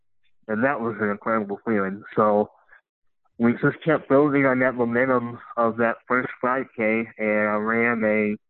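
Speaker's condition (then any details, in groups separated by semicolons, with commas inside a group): Cleft lip and palate; full-time wheelchair at 13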